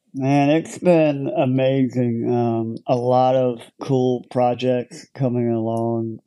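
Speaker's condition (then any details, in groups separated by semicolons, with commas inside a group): Cleft lip and palate; large hole in mouth at birth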